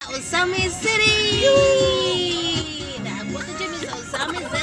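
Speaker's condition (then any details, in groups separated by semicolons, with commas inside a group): No condition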